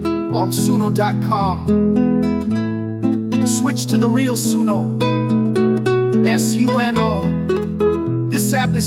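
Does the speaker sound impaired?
No.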